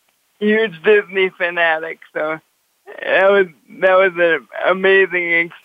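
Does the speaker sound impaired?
Yes: cerebral palsy; must consciously control every movement including holding head up.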